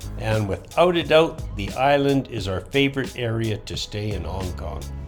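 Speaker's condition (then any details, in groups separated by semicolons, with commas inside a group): No condition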